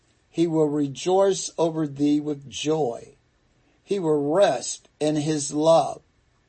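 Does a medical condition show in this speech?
No.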